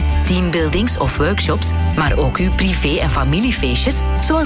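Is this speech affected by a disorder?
No.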